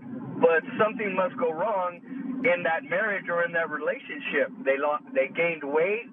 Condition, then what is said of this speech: None; typical speech.